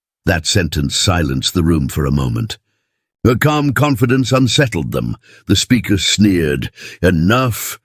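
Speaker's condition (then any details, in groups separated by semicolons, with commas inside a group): No condition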